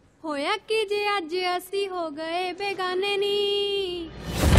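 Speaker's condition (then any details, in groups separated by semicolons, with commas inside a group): No condition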